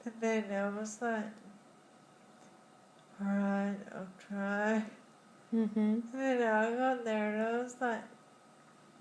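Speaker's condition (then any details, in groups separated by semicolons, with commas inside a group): Friedreich's ataxia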